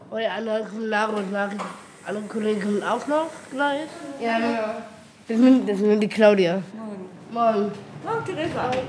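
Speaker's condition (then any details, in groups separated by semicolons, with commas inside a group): Down syndrome; features visible at birth, glasses from age two, tongue control training, gymnastics, ballet, flute lessons; still very small, goes to karate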